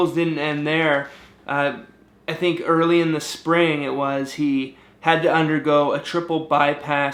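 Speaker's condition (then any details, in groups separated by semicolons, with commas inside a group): No condition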